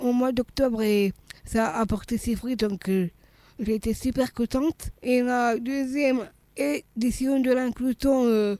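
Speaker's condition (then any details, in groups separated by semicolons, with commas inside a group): Down syndrome; congenital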